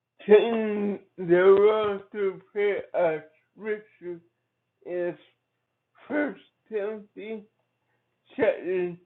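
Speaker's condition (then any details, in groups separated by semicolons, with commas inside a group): Cerebral palsy; from birth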